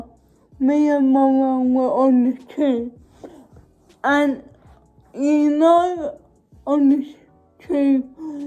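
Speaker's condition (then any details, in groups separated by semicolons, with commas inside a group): Cerebral palsy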